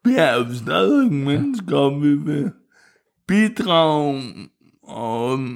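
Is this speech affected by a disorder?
Yes: cerebral palsy; wheelchair user.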